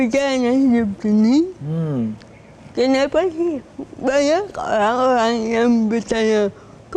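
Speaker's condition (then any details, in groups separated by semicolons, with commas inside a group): Cerebral palsy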